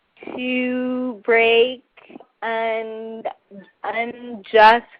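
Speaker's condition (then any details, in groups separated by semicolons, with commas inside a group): Cerebral palsy; handwriting painful and messy; stutters from speech muscle involvement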